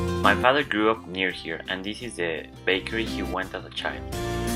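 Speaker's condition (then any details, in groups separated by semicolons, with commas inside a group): No condition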